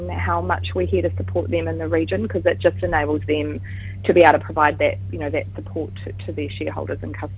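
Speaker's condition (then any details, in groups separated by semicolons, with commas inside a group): No condition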